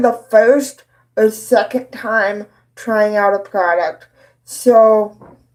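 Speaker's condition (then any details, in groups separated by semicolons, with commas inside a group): Cerebral palsy; both hands affected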